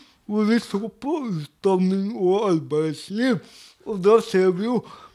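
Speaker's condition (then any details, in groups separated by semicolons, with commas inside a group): Cerebral palsy; speech difficulties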